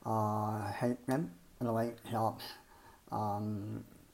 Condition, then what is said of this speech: Cleft palate. So I was really helpful because they were prepared to uh, listen to they knew that I had a speech impediment and they listened to me with extra attention.